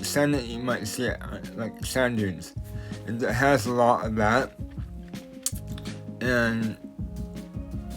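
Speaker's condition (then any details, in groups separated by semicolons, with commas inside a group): Cerebral palsy; tends to mess up words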